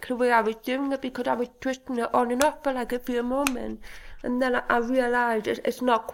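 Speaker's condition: Deafness (Usher syndrome), Usher syndrome, profound deafness from birth, severe

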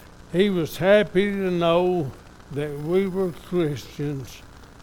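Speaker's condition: ALS; somewhat affected, evident today

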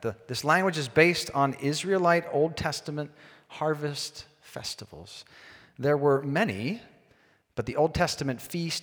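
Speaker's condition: No condition

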